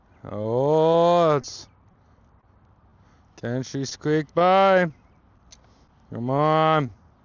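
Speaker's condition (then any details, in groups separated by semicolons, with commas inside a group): No condition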